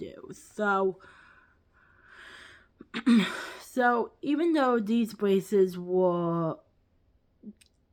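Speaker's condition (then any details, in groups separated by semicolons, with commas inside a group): Cerebral palsy; lifelong, ankle-foot orthoses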